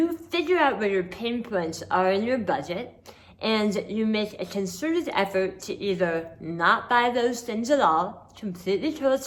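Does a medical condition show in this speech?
Yes: hemi-glossectomy for oral cancer, hemiglossectomy; tongue tethered to cheek.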